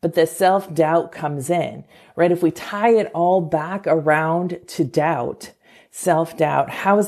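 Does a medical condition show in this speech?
No.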